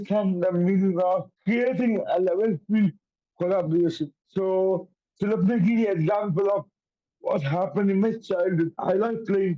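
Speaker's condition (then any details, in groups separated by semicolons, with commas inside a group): Cerebral palsy; affects coordination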